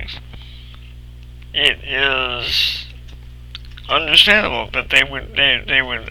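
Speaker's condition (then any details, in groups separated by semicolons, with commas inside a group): Cerebral palsy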